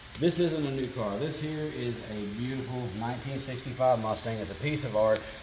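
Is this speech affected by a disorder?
No.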